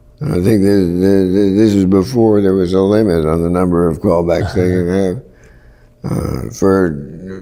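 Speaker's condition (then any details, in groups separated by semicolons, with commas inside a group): Parkinson's; worsening, often debilitating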